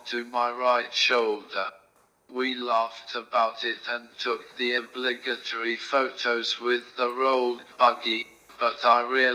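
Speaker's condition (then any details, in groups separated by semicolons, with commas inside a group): Motor neurone disease; right hand onset, spread to arms, legs, foot drop; 10 years, slow progression, wheelchair, ventilator, drug trial; speech and breathing affected, cannot breathe unaided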